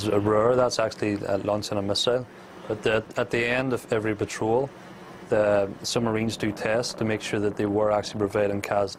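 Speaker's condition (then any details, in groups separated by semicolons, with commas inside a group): No condition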